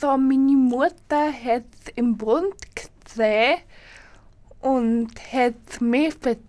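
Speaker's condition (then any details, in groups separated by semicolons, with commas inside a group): Cerebral palsy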